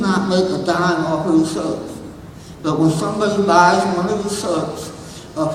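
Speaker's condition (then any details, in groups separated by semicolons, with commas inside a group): Moebius syndrome; since birth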